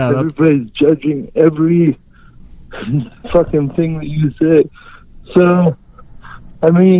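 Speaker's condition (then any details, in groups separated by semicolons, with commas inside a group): Cerebral palsy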